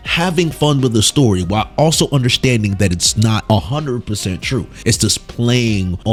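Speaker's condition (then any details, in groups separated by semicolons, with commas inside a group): No condition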